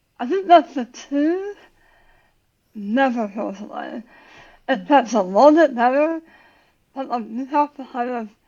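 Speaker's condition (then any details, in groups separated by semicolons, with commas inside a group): Tongue cancer surgery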